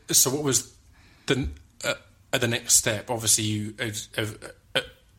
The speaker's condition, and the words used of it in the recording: Stuttering. It also meant I stuttered more than I think on any episode because of that slight nerves over such a serious subject.